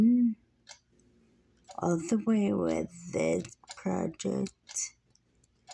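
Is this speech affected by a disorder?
Yes: muscular dystrophy.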